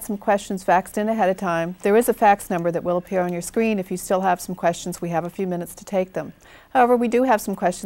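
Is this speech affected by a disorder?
No.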